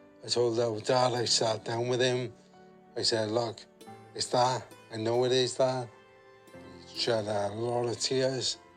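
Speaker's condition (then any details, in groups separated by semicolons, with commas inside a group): Motor neurone disease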